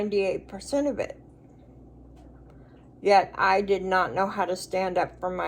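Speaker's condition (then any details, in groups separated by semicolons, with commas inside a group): Cerebral palsy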